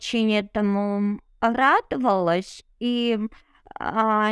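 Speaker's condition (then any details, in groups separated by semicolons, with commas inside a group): Cerebral palsy; no wheelchair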